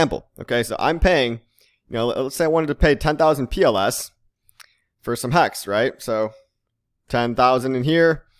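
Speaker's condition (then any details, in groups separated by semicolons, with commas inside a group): No condition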